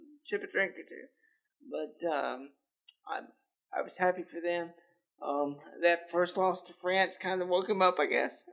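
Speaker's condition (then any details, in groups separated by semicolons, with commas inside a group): Cerebral palsy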